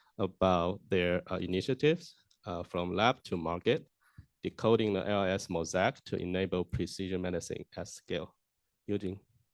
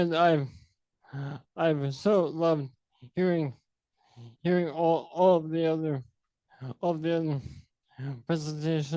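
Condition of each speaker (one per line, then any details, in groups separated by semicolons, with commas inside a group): No condition
Sporadic ALS; diagnosed at age 32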